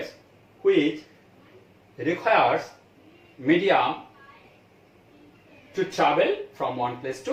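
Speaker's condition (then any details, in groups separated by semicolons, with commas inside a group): No condition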